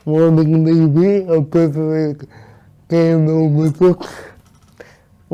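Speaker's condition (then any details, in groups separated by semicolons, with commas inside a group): Cerebral palsy; difficult speaking, often not understood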